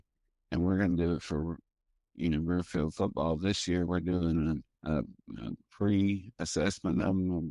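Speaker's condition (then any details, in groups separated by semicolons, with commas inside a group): Primary progressive multiple sclerosis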